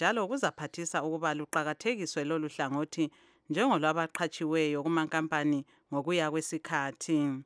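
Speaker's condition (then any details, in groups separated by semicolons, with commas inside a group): No condition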